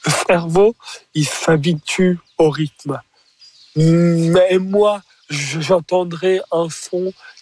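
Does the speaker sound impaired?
Yes: stuttering; described as a speech disorder rather than a handicap; voice left deliberately unedited in recording; stumbles over words while speaking; here repeated sounds, prolonged sounds.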